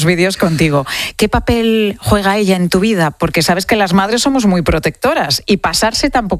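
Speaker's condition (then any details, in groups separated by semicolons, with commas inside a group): No condition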